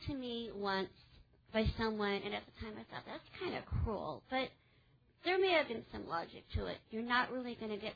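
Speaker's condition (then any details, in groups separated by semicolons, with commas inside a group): Cleft palate; congenital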